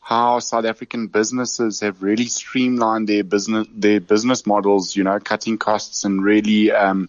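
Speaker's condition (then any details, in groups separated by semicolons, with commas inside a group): No condition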